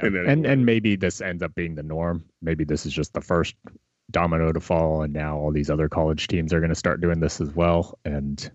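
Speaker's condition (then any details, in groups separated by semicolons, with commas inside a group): No condition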